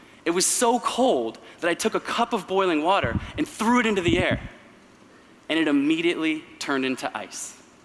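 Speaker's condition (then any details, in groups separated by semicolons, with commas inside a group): No condition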